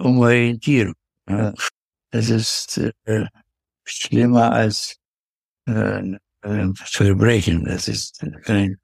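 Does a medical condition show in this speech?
Yes: Parkinson's disease; enormous forgetfulness; severe forgetfulness; forgets words mid-sentence.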